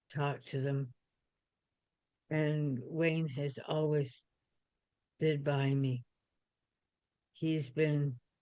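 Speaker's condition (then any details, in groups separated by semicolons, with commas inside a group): Parkinson's disease; young onset, deep brain stimulation surgery; benefits from deep brain stimulation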